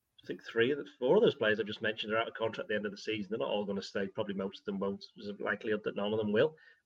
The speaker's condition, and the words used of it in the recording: None; typical speech.